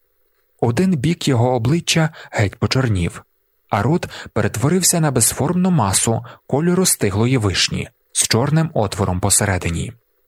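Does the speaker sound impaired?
No.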